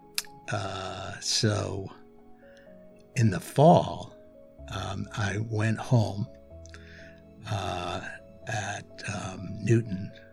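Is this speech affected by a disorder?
Yes: aphasia after stroke; Beth Israel, inpatient rehab at Spaulding with Dr. Randy Blackshaffer, 6-week Ship's Cap ICAP; 7 years after stroke, short phrases, word errors, wife Jane prompts sentence restarts, not fluent; did not speak for about a full year after stroke, improved with intensive therapy.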